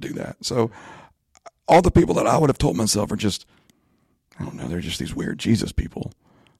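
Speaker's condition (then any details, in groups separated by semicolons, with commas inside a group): Spasmodic dysphonia; in speech therapy with doctors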